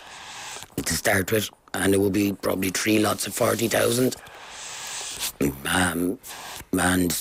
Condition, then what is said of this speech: Laryngectomy. And part of the treatment, obviously, you've got this device there in your esophagus to help you to breathe and speak.